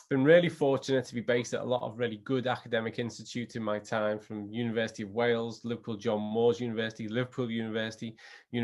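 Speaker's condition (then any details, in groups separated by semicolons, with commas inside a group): No condition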